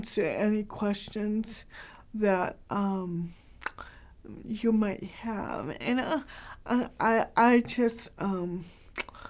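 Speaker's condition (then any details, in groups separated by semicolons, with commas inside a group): Cerebral palsy, mild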